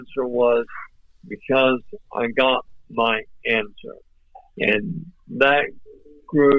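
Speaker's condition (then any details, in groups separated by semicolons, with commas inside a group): ALS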